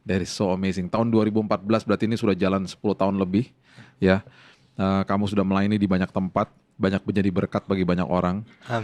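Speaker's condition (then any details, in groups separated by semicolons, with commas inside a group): No condition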